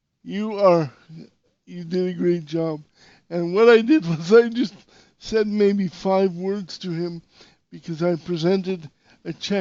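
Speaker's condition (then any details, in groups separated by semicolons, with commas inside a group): Cerebral palsy; power wheelchair user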